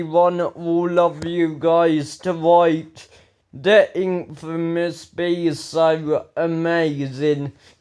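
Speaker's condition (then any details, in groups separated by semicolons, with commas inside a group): Ataxia; speech recently worse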